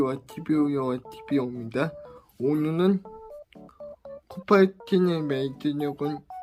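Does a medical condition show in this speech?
Yes: cerebral palsy; brain lesion.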